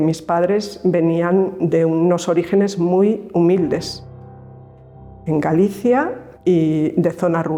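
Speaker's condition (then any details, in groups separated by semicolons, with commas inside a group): No condition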